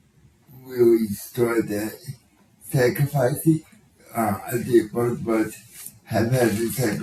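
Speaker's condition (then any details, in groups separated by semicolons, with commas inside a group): Cerebral palsy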